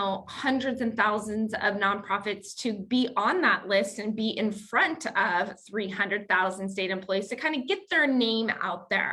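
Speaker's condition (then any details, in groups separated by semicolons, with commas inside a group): No condition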